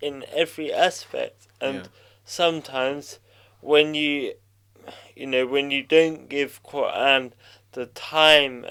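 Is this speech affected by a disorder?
Yes: cerebral palsy.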